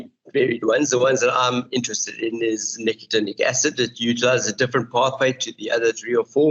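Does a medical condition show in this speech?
No.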